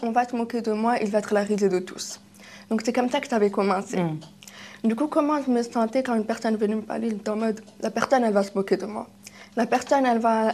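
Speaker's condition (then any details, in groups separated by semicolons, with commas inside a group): Deafness, acquired deafness, kidney-disease related; progressive loss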